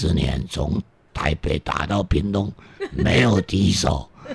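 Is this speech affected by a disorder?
Yes: vocal cord damage; vocal cord damage after cervical spine surgery, severe car accident 14 years ago, surgery two days later; symptoms greatly improved after Tzu Chi University senior fitness classes; unclear speech from vocal cord damage.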